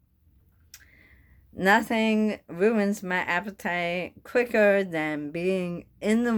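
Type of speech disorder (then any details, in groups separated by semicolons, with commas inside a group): Bulbar dysarthria; bulbar onset ALS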